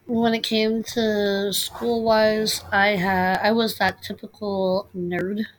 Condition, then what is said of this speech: Cleft palate. And that's because I have air restriction, because the nostril that the cleft lip targeted, where it didn't form, I'm sorry, there's no air